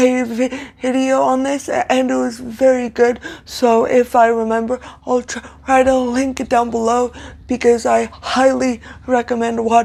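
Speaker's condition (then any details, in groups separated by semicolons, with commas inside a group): Cerebral palsy, severe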